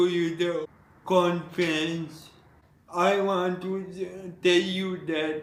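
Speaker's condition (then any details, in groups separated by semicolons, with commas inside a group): Cerebral palsy; cannot speak normally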